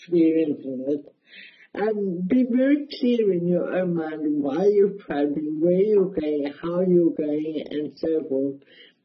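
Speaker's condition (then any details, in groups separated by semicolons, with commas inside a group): Cerebral palsy; mild, affects balance a little and hand control, can walk, fully independent, wheelchair assistance at airports; speech affected a bit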